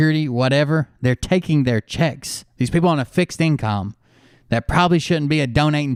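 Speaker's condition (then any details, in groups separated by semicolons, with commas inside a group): No condition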